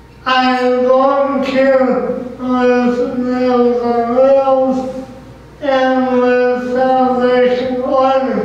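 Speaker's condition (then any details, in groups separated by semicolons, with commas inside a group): Cerebral palsy; can be difficult to understand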